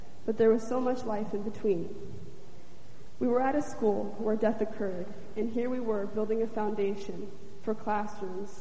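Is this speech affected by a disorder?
No.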